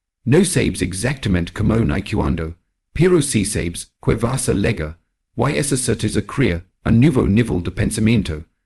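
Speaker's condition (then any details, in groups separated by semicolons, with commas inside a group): No condition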